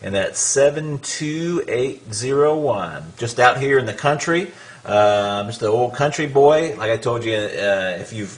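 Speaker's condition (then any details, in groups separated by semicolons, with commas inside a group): No condition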